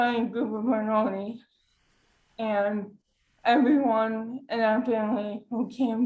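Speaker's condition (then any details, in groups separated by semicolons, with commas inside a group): Cerebral palsy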